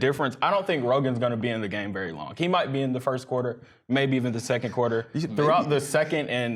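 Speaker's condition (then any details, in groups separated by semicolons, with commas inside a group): No condition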